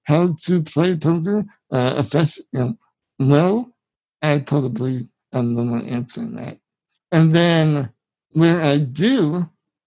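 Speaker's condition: Spinal muscular atrophy, severe; genetic

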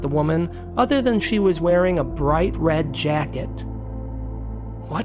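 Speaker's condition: No condition

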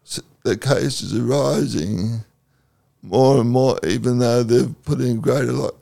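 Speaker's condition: Cerebral palsy; second COVID vaccine dose

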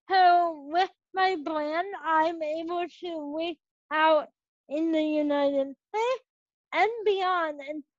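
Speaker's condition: Cerebral palsy; present from birth; age 21

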